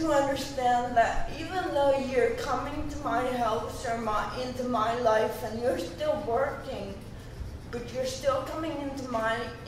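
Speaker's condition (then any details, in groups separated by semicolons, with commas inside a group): Cerebral palsy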